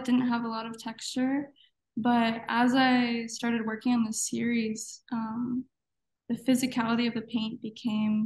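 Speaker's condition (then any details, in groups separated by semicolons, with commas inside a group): No condition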